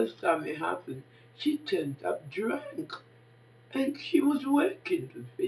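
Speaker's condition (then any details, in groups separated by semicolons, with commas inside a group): Facial palsy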